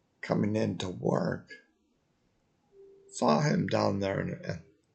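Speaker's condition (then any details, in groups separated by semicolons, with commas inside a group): Multiple sclerosis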